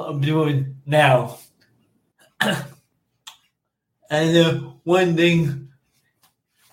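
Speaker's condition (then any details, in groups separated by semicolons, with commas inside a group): Cerebral palsy; mid-range severity, spasms, speech impairments, speaks without device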